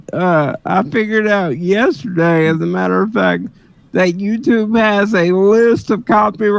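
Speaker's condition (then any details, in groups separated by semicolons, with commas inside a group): Cerebral palsy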